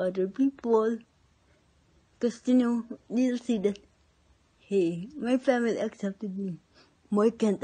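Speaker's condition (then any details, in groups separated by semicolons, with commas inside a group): Cerebral palsy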